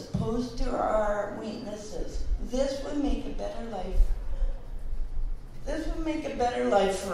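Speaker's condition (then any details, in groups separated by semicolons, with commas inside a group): Cerebral palsy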